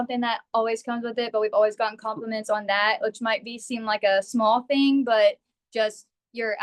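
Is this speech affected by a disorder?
No.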